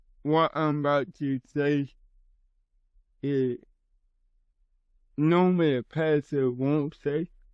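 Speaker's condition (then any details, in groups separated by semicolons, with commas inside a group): Cerebral palsy; from birth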